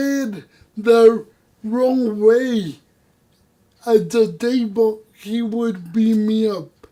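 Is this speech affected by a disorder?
Yes: cerebral palsy; voice.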